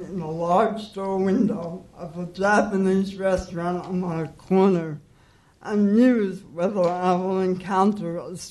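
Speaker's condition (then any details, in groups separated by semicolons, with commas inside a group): Cerebral palsy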